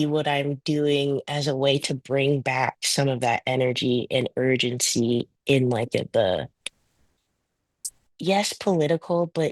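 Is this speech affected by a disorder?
No.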